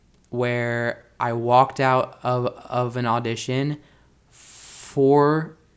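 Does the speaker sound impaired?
Yes: stuttering; not caused by nervousness; pauses searching for a word; varies with excitement, worse when hurt, stuttered on tour stage, stuttered a lot in Grease audition; here repeated sounds, prolonged sounds.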